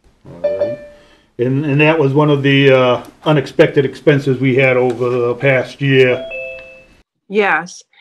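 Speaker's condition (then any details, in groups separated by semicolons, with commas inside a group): No condition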